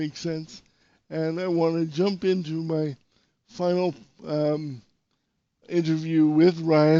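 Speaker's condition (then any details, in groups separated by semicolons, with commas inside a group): Cerebral palsy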